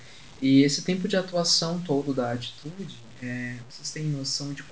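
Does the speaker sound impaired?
No.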